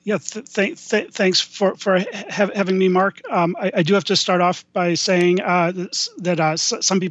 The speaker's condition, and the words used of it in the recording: Stuttering. I'm a lifelong stutterer. So if I freeze up here, hang with me and I'll